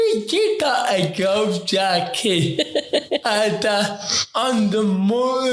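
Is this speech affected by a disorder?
Yes: ataxic cerebral palsy; affects talking.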